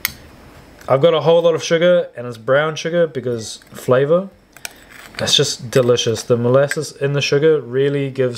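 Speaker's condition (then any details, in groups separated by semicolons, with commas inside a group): No condition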